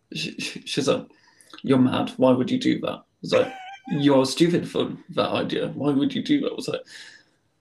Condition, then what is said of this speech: Stuttering. My words may come out in a different way.